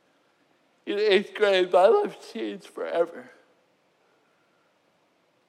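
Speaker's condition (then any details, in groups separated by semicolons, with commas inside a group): Cerebral palsy; normal speech in childhood, voice declined with nerve disease, hard to understand, especially unseen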